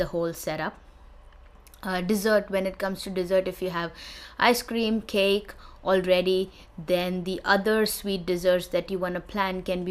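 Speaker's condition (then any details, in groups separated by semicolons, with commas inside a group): No condition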